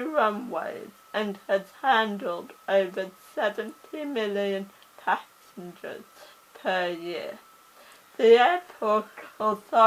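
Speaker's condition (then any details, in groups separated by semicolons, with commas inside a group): Cerebral palsy; oxygen starvation at birth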